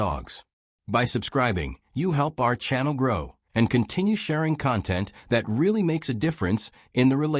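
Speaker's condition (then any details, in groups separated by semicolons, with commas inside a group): No condition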